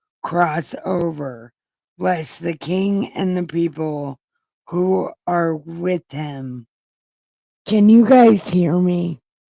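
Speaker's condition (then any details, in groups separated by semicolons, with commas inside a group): Brain injury; right side numb including tongue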